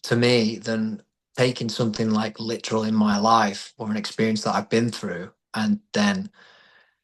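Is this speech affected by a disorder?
No.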